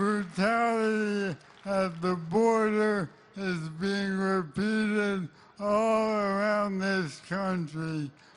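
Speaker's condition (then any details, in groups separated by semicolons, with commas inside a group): ALS; weak voice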